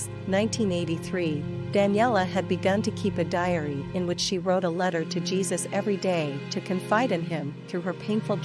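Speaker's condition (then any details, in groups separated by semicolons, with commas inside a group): No condition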